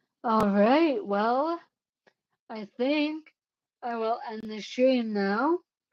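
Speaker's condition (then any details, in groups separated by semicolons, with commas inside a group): Cerebellar ataxia; caused by brain bleed, unsteady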